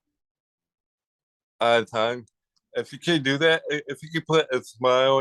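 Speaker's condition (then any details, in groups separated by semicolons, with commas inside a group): Cerebral palsy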